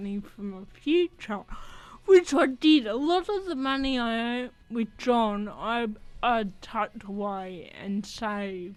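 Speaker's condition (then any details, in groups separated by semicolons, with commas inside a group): Athetoid cerebral palsy; voice slightly affected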